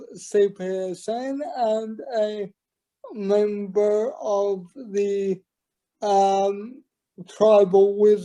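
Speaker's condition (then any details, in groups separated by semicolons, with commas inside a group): Cerebral palsy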